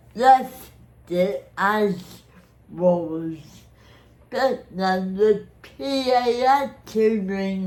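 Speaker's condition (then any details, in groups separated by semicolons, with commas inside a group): Cerebral palsy; spastic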